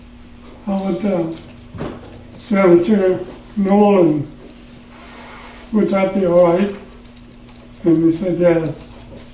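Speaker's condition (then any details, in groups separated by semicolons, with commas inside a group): Parkinson's; trouble in the throat while speaking; trouble in the throat when speaking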